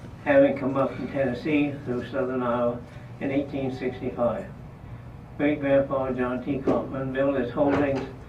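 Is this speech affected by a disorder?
Yes: Parkinson's disease; trouble talking.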